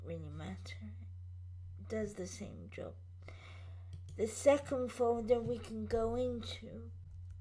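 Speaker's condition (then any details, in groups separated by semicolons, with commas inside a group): Cerebral palsy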